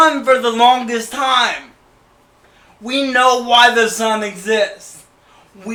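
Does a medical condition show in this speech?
Yes: cerebral palsy.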